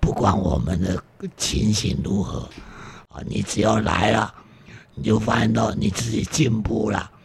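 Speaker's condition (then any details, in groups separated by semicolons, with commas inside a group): Vocal cord damage; vocal cord damage after cervical spine surgery, severe car accident 14 years ago, surgery two days later; symptoms greatly improved after Tzu Chi University senior fitness classes; unclear speech from vocal cord damage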